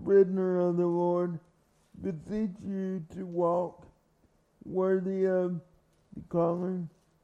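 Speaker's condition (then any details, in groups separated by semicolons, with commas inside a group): Cerebral palsy; carried everywhere by parents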